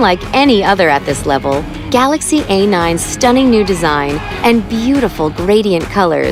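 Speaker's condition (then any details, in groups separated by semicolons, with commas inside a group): No condition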